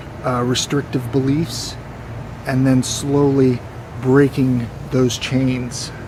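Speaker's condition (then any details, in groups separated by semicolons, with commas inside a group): No condition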